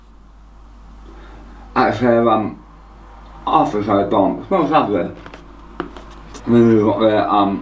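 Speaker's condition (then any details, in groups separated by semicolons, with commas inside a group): Tongue cancer; half tongue removed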